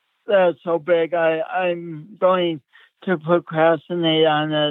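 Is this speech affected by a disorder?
Yes: speech impediment; since childhood.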